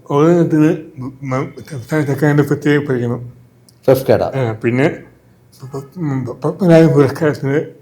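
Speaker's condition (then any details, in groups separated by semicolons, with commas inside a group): Cerebral palsy; from birth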